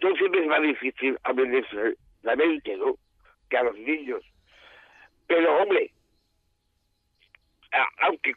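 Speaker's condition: Down syndrome; genetic, extra chromosome

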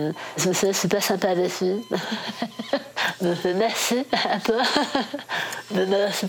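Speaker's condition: Total glossectomy; voice deeper before diagnosis, incomprehensible after surgery, intensive speech therapy at CRIL, sister understood

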